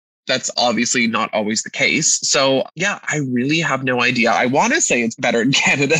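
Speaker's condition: No condition

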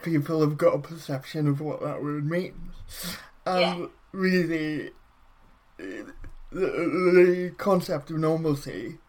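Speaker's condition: Cerebral palsy; brain damage at or around birth

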